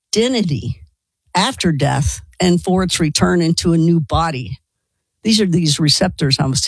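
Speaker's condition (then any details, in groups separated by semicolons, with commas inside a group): No condition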